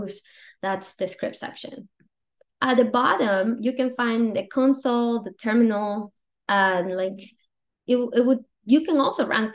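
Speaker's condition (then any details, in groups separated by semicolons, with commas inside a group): No condition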